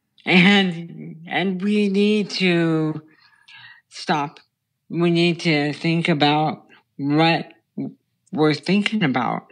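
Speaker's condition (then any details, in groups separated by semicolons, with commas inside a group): Brain stem tumor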